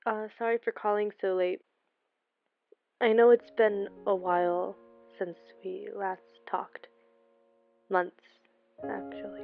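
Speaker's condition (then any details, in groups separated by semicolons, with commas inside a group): No condition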